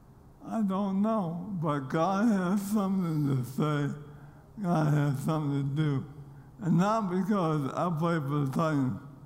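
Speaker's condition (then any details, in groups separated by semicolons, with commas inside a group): ALS; losing ability to speak clearly, voice does not sound as expected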